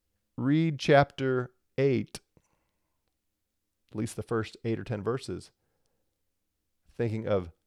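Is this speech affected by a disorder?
No.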